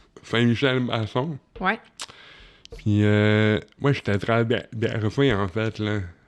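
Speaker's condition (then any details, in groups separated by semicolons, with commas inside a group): Cerebral palsy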